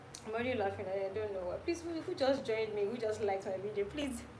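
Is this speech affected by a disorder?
No.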